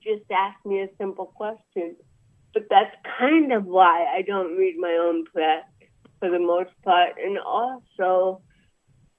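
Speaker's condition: Cerebral palsy; past spinal cord surgery

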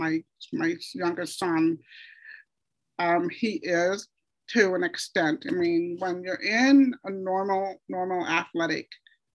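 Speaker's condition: Deafness, hard of hearing/deaf

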